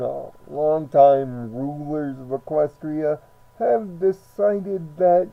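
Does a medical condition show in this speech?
Yes: cerebral palsy.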